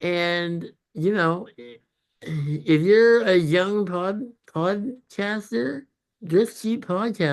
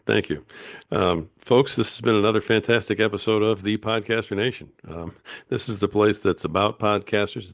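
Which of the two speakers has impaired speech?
The first: congenital muscular dystrophy; chronic physical disability; progressed, needs more help, physical therapy.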